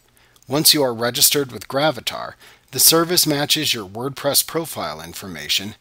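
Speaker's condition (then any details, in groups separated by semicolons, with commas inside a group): No condition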